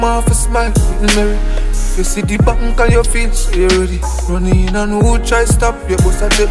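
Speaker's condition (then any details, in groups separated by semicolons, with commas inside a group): No condition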